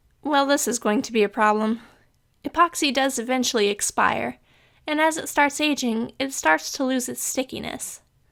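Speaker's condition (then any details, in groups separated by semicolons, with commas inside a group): No condition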